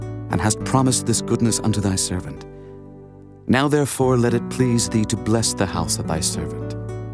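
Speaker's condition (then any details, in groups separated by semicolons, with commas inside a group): No condition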